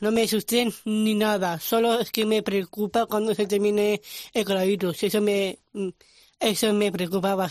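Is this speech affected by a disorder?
Yes: Down syndrome; present from birth; age 19.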